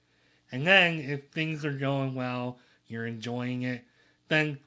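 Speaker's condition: Cleft lip and palate

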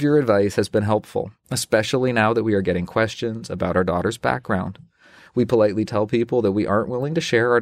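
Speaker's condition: No condition

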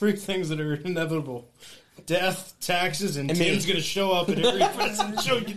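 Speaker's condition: No condition

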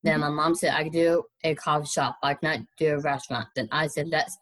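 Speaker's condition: Down syndrome; trisomy 21, heart surgery in childhood, eye surgery, other childhood surgeries, thyroid removed; age 22

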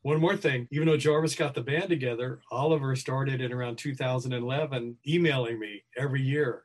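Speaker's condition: No condition

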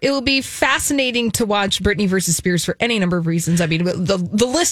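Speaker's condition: No condition

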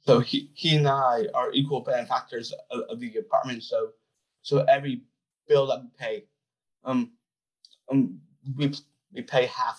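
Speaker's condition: Down syndrome; described as very articulate in giving details, public speaker, gave TEDx talk, hosts own podcast

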